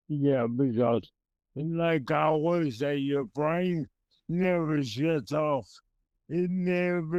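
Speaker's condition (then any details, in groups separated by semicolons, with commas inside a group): Multiple sclerosis; esophagus affected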